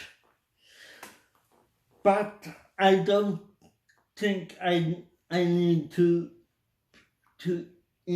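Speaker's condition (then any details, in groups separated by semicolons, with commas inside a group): Cerebral palsy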